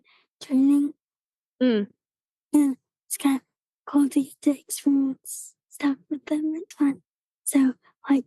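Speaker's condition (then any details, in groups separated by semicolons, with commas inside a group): Cerebral palsy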